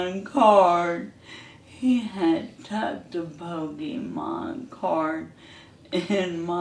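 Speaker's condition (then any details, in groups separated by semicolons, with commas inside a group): ALS; hand onset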